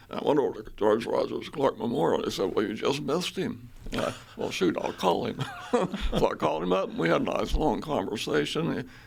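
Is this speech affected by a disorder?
Yes: spasmodic dysphonia; about 15 years since onset, botox into vocal cords six-monthly.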